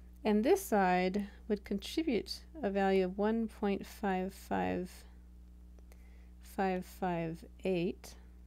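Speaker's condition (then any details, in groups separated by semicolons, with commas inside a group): No condition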